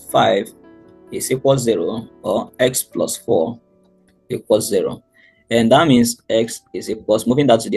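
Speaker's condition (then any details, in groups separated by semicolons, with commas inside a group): No condition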